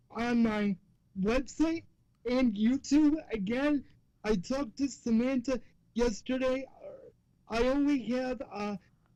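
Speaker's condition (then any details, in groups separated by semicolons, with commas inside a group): Cerebral palsy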